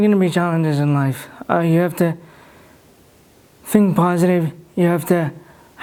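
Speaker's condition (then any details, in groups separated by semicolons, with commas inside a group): Cerebral palsy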